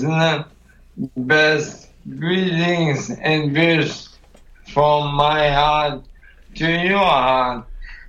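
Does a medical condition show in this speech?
Yes: ALS; progressive muscle weakness first noticed doing push-ups, initially blamed on accident; sounds drunk to strangers, voice weakened and more bubbling since Camino, wife Steffi helps explain.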